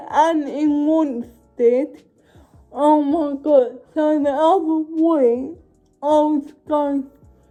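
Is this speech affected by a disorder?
Yes: cerebral palsy.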